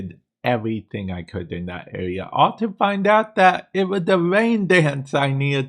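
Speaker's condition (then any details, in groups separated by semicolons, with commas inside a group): Cerebral palsy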